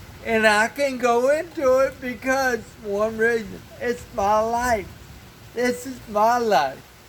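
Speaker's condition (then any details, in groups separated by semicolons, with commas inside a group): Cerebral palsy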